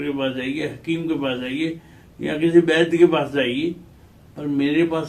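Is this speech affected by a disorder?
Yes: cerebral palsy.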